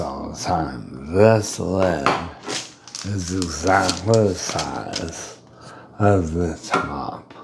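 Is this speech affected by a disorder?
Yes: brain injury.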